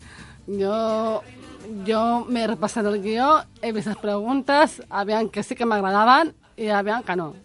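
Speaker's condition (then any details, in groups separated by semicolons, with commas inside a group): Down syndrome; intellectual disability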